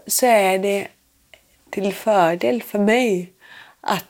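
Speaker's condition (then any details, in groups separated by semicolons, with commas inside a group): Cerebral palsy; born without heartbeat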